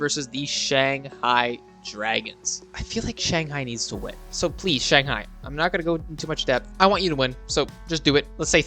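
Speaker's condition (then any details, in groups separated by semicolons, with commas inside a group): No condition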